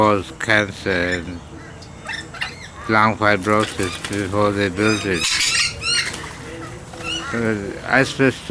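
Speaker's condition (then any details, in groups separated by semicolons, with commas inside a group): Parkinson's disease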